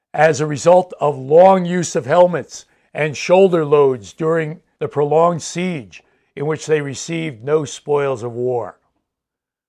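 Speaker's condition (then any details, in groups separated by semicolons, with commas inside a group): No condition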